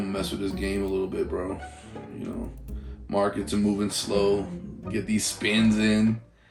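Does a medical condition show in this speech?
No.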